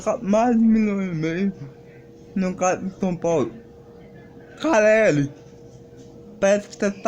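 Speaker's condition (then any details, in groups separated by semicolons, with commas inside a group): Cerebral palsy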